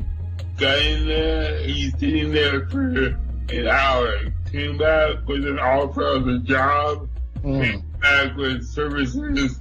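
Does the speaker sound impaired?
Yes: cerebral palsy; cerebral palsy from birth.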